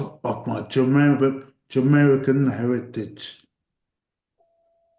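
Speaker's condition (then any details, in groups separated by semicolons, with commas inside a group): Cerebral palsy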